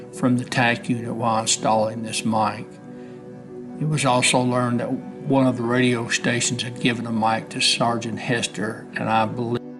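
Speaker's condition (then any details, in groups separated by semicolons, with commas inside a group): No condition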